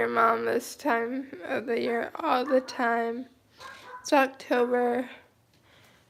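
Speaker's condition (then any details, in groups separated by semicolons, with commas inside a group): Cerebral palsy, mild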